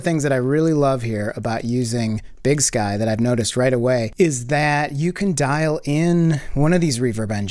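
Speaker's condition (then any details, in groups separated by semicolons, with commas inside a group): No condition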